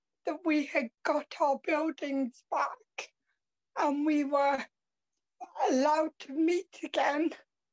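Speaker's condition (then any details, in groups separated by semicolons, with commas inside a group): Cerebral palsy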